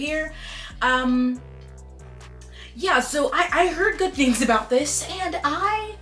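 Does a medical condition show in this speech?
No.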